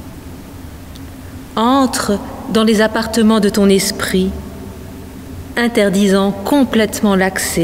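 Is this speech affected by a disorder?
No.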